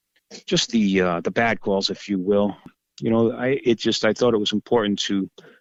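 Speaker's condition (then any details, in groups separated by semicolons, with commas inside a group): No condition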